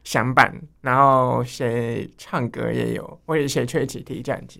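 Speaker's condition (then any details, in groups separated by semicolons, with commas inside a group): Hearing loss, enlarged vestibular aqueduct; long auditory-speech training with therapist 蘇心怡 into junior high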